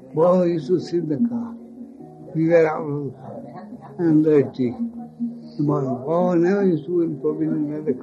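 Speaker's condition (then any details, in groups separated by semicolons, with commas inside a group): Speech loss after head injury; head injury from car accident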